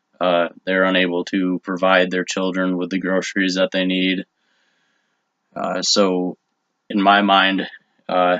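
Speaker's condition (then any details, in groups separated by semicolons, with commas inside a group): No condition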